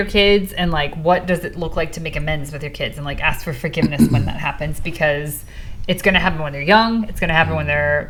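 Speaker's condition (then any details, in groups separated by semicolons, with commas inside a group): No condition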